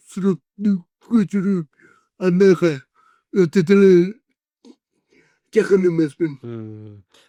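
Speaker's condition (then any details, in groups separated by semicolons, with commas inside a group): Cerebral palsy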